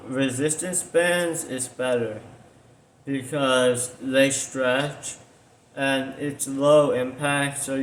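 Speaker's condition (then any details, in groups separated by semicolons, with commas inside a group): Tongue cancer surgery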